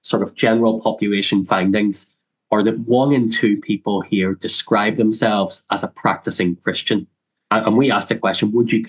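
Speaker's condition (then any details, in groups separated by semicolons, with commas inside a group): Cleft lip and palate; congenital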